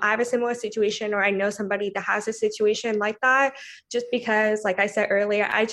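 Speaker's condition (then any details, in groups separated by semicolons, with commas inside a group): Profound deafness, cochlear implant, congenital profound; born profoundly deaf, cochlear implant user, sister same condition, mainstream schooling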